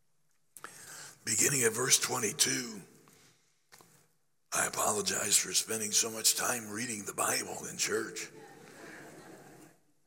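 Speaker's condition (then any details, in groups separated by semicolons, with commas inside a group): Laryngeal cancer after radiation; still affected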